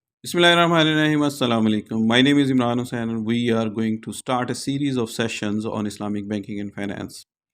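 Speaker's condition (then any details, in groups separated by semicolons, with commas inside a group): No condition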